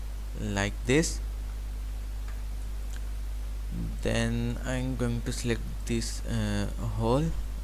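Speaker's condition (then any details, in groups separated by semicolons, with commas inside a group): No condition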